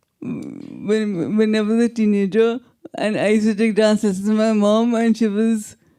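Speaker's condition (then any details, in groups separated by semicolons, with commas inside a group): Traumatic brain injury, severe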